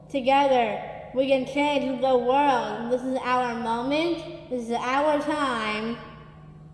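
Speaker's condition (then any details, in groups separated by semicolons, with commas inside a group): Down syndrome; petite stature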